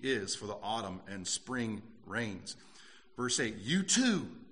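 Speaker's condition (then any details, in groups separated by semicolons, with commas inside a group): No condition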